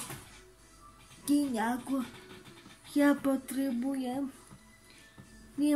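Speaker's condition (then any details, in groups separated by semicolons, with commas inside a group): Cerebral palsy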